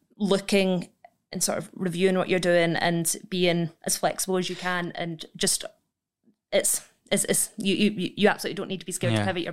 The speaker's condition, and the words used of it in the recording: Stuttering. You might have been able to tell, like, from listening to this podcast that I do have I've got a stammer, and it's been quite bad the last few months.